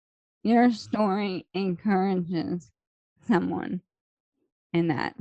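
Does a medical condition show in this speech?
Yes: ALS; slow progressing form.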